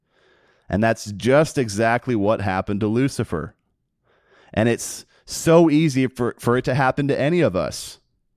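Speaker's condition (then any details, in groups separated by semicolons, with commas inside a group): No condition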